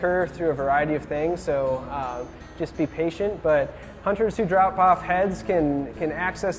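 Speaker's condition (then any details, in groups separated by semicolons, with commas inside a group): No condition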